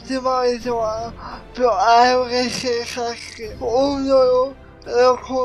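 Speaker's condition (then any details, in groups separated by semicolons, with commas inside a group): Cerebral palsy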